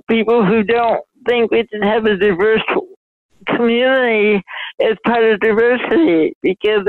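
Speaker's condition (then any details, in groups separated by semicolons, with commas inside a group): Mild cerebral palsy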